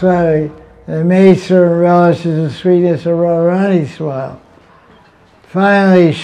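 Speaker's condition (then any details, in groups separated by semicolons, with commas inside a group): Deafness; asks audience whether heard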